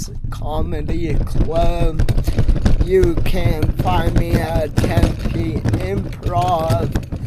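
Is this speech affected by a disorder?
Yes: multiple sclerosis.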